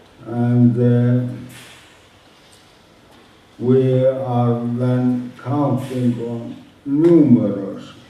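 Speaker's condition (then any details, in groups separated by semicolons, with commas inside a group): Motor neuron disease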